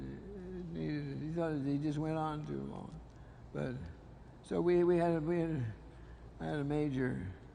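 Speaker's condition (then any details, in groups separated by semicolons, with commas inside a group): Parkinson's disease; diagnosed 20 years ago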